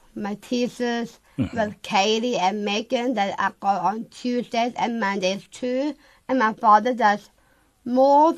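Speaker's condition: Down syndrome; from birth, confirmed 3 days after birth, heart hole closed spontaneously at age 2; age 20; speaks a lot slower, learns and moves slower

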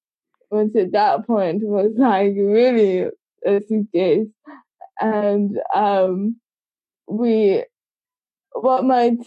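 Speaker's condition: Cerebral palsy; congenital, from birth, age 25

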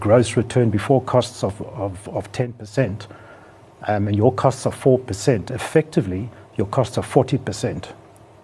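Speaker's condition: No condition

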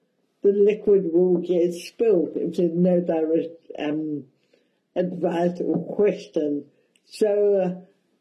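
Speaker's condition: Cerebral palsy, mild; speech mildly affected

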